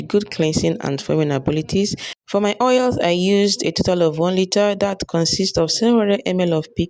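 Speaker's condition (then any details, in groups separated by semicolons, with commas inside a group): No condition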